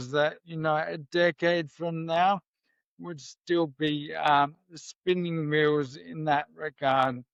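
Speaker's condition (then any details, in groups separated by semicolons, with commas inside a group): MND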